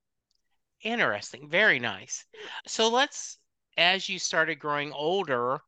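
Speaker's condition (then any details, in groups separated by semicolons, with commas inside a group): No condition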